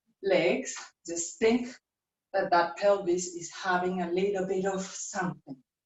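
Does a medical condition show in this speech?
No.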